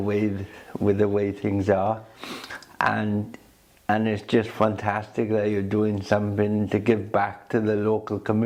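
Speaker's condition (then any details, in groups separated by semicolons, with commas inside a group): Cerebral palsy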